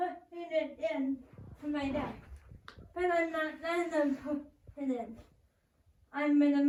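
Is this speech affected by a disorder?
Yes: cerebral palsy; out of breath after transfer.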